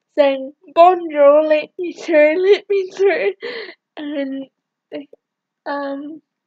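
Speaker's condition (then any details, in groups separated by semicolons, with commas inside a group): Cerebral palsy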